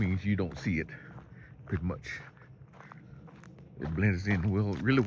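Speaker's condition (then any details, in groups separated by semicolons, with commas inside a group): No condition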